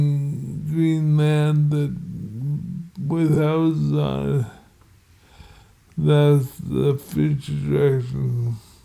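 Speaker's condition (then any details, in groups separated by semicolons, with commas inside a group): Multiple sclerosis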